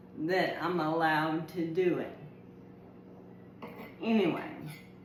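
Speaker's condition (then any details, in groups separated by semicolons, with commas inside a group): ALS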